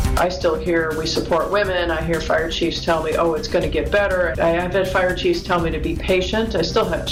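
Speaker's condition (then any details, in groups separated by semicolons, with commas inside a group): No condition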